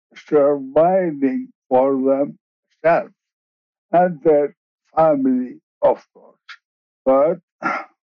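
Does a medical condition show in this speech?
Yes: ALS; initially diagnosed bulbar-onset, later reclassified as regular form, wheelchair user; slurred or slowed speech.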